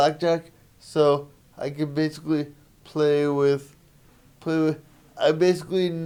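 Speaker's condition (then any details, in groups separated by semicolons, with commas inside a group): Spastic quadriplegic cerebral palsy; needs daily supports, uses assistive technology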